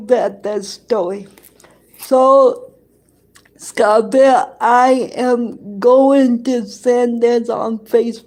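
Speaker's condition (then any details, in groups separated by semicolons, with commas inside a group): Cerebral palsy; present from birth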